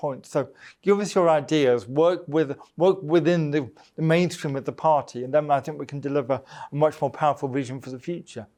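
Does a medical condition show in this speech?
Yes: cerebral palsy; affects voice box, strangulated voice, less clear to others.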